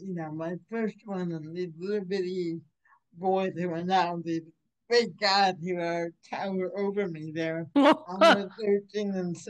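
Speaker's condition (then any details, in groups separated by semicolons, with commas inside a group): Cerebral palsy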